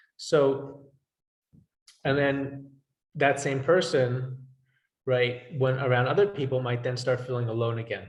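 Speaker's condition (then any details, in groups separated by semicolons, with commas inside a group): No condition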